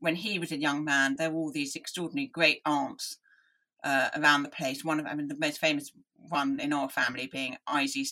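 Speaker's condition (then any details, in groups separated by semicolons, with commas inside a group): Deafness; analog hearing aids in childhood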